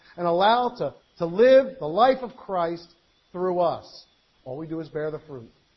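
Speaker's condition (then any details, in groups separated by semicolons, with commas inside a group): No condition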